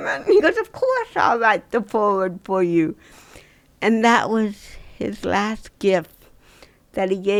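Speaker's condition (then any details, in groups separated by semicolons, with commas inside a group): Cerebral palsy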